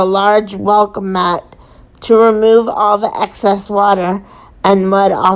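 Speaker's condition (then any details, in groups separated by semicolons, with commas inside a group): Cerebral palsy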